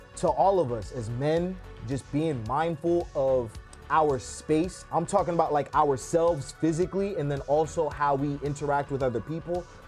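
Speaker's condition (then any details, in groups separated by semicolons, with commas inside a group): No condition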